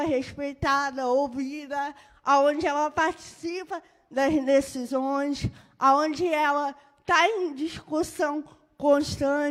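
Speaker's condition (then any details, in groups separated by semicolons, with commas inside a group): Cerebral palsy; birth brain injury; moderate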